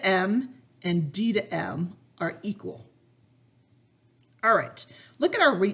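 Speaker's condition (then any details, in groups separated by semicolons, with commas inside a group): No condition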